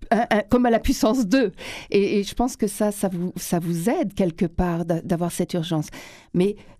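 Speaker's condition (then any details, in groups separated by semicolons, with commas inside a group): No condition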